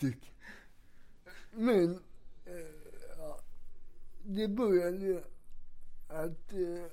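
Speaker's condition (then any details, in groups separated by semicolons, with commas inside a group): Cerebral palsy; has two wheelchairs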